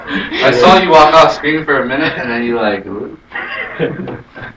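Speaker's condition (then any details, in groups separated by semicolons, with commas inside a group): No condition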